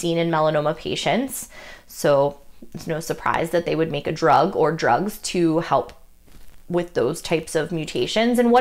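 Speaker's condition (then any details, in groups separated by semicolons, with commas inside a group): No condition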